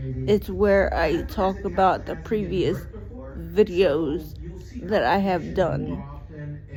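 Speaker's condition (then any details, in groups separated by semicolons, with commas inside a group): Cerebral palsy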